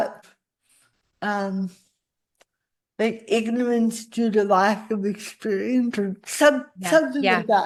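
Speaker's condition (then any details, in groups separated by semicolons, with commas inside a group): Cerebral palsy; spasticity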